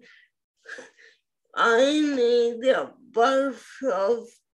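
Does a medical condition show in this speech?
Yes: spastic quadriplegic cerebral palsy; some tightness in all four limbs, wheelchair user; CP accent, sultry disability accent, listeners may need to listen closely.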